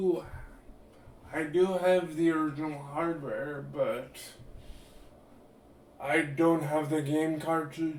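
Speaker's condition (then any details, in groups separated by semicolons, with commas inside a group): Cerebral palsy; limbs affected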